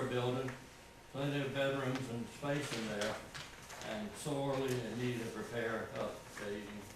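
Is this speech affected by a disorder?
No.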